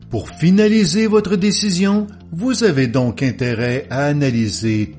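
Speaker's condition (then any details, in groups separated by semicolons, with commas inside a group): No condition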